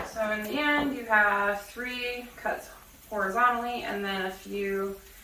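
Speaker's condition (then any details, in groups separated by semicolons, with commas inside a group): No condition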